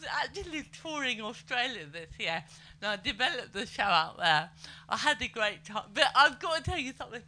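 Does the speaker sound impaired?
Yes: cerebral palsy; slow walking, poor handwriting; able to speak and move.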